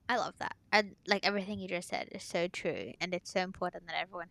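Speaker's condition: No condition

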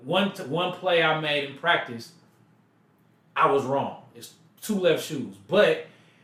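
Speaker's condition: No condition

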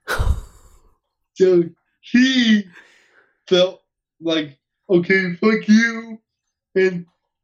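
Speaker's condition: Cerebral palsy; hearing intact

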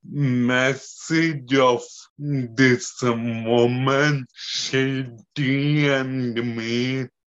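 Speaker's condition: Cerebellar and spinal ataxia; degenerative nervous system disease, works with physio; ataxia affects speech, movement, hand movement, daily activities

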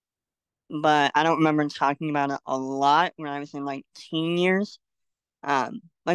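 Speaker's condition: Cleft lip and palate; congenital

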